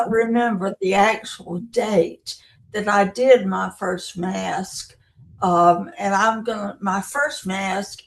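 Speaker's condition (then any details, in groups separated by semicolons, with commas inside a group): Brain injury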